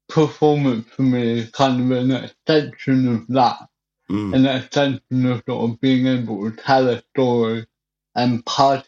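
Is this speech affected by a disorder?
Yes: cerebral palsy; wheelchair.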